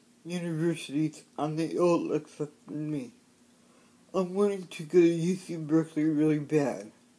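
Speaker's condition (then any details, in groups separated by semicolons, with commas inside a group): Cerebral palsy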